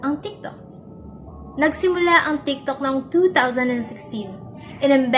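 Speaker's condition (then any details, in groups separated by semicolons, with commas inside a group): No condition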